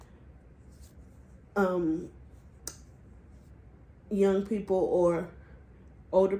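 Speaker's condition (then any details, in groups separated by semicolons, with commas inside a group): Cerebral palsy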